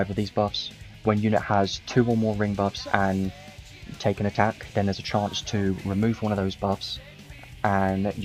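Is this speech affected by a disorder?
No.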